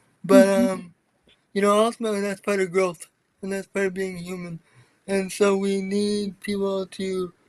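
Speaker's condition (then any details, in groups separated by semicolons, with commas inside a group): Cerebral palsy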